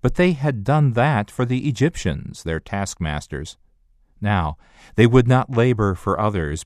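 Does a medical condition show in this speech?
No.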